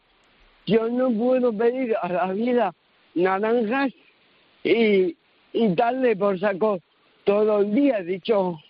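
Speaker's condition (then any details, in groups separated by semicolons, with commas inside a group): Cerebral palsy; diagnosed years later after MRI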